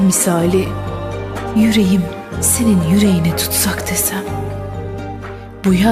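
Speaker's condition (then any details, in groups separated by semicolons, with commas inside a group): No condition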